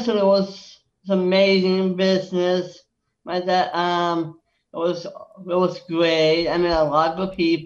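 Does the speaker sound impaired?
Yes: Down syndrome.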